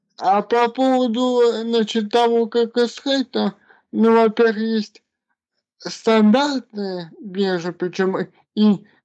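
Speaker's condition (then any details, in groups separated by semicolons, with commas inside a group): Cerebral palsy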